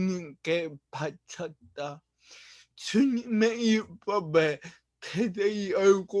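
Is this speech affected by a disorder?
Yes: brain lesion disability.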